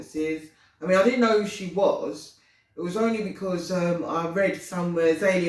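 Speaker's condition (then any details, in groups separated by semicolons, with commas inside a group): No condition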